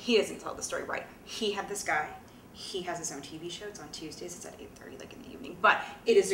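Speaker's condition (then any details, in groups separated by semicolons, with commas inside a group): No condition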